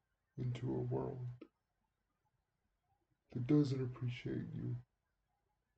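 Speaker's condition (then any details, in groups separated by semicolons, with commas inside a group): Cerebral palsy; wheelchair user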